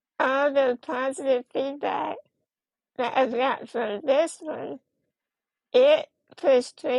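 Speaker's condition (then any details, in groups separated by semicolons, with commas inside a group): Spinal muscular atrophy; type 2, never walked or stood, wheelchair user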